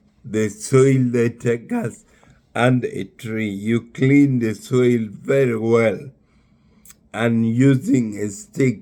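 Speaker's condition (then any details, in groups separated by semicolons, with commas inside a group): Neurological disease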